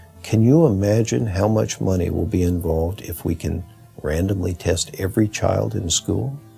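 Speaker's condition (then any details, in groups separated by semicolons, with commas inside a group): No condition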